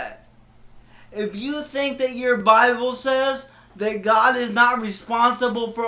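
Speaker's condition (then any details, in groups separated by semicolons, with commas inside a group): Cerebral palsy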